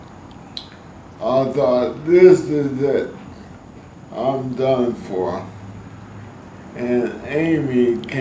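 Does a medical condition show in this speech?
Yes: ALS; spasticity main symptom.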